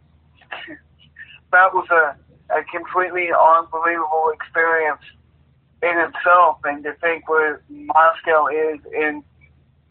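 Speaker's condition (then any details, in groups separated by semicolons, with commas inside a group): Cerebral palsy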